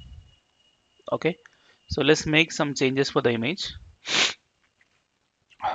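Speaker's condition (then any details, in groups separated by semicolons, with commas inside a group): No condition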